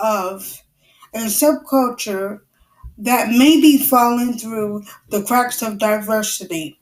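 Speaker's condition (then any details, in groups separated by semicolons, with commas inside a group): Cerebral palsy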